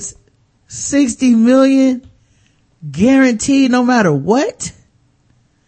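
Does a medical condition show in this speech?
No.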